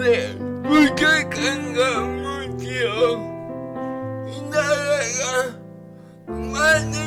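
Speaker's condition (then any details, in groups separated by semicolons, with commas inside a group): Brain lesion disability grade 1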